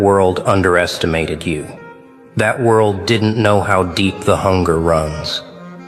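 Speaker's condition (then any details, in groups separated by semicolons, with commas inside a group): No condition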